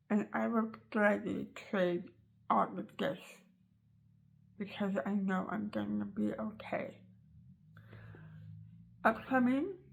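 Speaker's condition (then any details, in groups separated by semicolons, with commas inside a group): Tongue cancer surgery; near-total tongue removal, jaw and mouth floor removed, thigh-flap reconstruction; tongue immobile, tracheostomy, feeding tube, chemoradiation upcoming; cannot form words with tongue, relearning speech and swallowing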